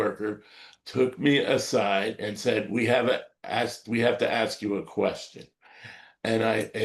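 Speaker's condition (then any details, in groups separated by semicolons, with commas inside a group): Cerebral palsy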